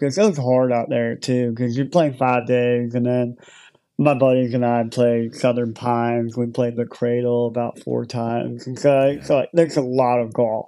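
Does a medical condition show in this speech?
Yes: cleft lip and palate; congenital cleft lip and palate, large hole in mouth at birth, born in Ukraine, attributed to birthplace location.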